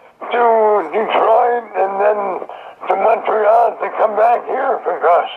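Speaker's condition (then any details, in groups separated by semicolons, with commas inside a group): Throat cancer; survivor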